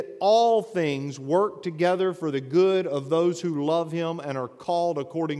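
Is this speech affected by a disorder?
No.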